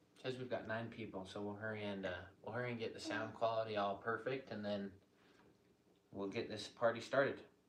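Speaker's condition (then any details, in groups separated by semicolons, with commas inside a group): No condition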